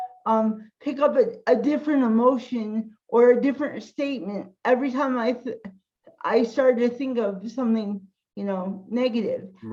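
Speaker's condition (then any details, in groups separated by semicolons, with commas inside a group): Cerebral palsy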